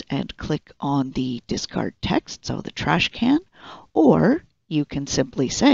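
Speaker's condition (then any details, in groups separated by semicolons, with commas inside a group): No condition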